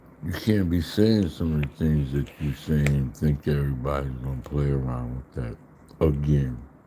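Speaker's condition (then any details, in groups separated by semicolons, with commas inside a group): Slurred speech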